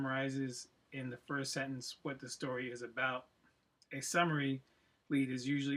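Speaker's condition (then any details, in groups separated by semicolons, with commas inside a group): No condition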